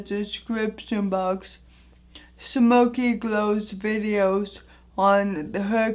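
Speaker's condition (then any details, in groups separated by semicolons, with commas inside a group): Anoxic brain injury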